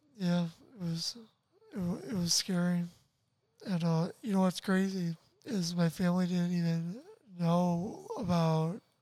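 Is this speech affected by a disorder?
Yes: tracheostomy, ventilator dependent; spinal cord injury from car accident at twenty, paralyzed from neck down, early cuff-up voicelessness.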